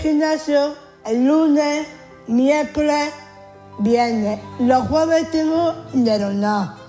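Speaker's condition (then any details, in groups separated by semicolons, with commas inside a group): Down syndrome; congenital, age 53, ageing adult; in Activa active ageing program at Asalsido Down Almería, language workshop with Maribel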